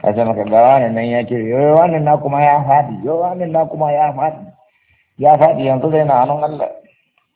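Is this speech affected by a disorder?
No.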